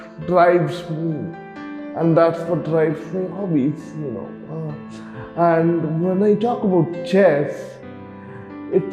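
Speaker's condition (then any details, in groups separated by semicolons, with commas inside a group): Cerebral palsy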